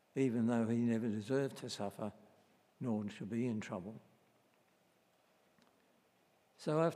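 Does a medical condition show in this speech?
Yes: Parkinson's disease; voice may crack, concern about voice carrying through.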